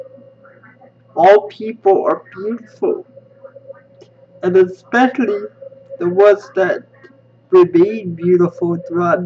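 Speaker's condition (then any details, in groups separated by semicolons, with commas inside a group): Spastic cerebral palsy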